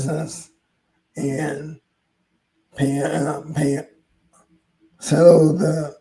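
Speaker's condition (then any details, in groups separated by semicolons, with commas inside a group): ALS; hoarse voice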